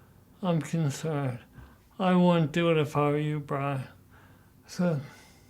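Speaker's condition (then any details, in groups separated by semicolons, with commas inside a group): Parkinson's disease; good singing voice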